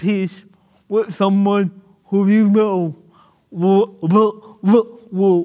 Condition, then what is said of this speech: Cerebral palsy. And when I'm nervous, it makes speaking even more difficult.